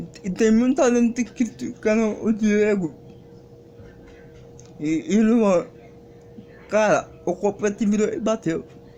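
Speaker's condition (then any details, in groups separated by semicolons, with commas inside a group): Cerebral palsy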